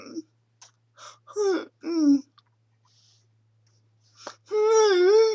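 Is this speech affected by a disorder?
Yes: cerebral palsy.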